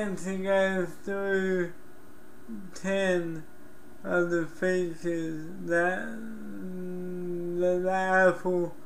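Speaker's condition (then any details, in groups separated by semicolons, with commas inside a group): Cerebral palsy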